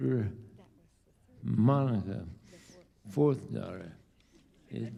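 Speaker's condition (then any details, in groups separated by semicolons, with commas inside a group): ALS; diagnosed about two years ago, late onset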